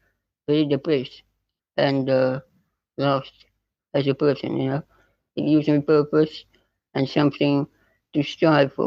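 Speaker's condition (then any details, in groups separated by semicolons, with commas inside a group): Spinal muscular atrophy type 2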